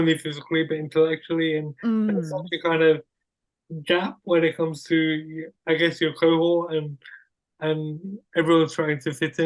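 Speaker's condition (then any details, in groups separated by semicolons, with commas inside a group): Cerebral palsy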